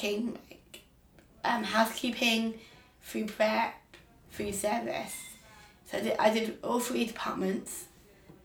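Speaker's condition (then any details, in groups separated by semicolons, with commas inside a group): Down syndrome; Down syndrome since birth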